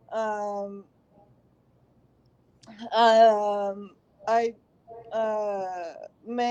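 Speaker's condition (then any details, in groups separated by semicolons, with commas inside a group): Cerebral palsy; since birth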